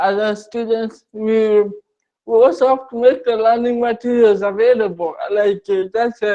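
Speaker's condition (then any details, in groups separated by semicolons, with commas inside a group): Cerebral palsy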